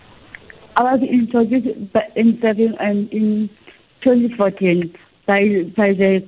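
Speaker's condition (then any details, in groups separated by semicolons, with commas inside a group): Cerebral palsy; speech affected, listeners sometimes do not understand, speaks slowly, checks listeners hear clearly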